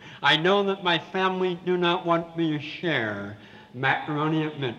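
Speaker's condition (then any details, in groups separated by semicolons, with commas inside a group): Severe cleft palate with lisp; still speaks with a lisp, hard to understand, could not speak clearly for first 17 years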